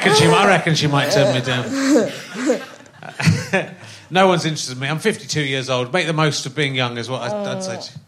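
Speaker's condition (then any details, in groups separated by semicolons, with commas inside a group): No condition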